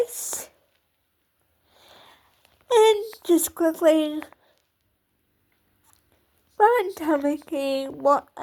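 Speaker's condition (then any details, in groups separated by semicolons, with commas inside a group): Cerebral palsy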